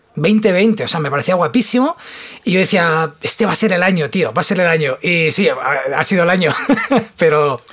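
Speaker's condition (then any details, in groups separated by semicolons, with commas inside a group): No condition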